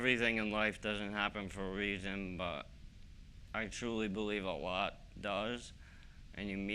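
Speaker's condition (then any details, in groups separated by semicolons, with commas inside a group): ALS; young-adult onset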